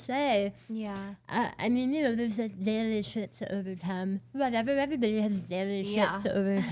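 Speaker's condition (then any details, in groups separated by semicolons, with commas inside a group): Oral cancer, partial glossectomy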